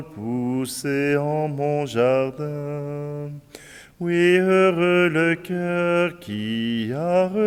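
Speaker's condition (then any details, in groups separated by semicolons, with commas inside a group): No condition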